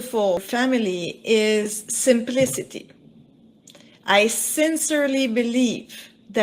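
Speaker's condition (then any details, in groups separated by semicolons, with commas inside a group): No condition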